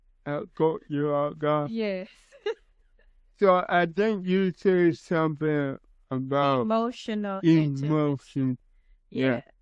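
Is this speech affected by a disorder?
Yes: cerebral palsy; from birth.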